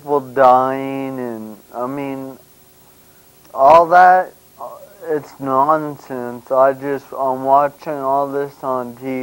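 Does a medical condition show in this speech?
Yes: brain injury; caused by car accident; repeats a lot, walks poorly; slurred speech, partly unintelligible.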